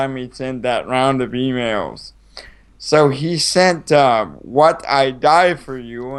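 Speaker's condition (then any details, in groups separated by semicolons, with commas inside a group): Cerebral palsy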